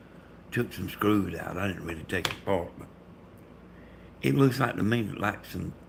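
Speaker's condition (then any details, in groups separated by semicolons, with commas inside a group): Brain bleed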